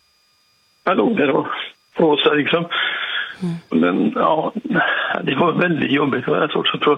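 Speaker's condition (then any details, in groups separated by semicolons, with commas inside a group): Parkinson's disease; recent operation involving throat, ICU stay about two months ago with oxygen; reportedly 40-50 tablets daily, believed to be Parkinson medication; difficulty speaking at times, trouble getting voice out properly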